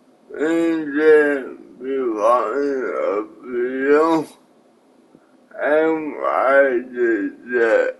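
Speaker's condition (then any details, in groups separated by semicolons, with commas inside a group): Cerebral palsy; one hand affected; atypical speech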